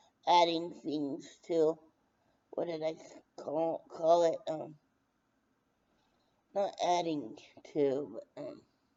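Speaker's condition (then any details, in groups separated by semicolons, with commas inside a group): Brain injury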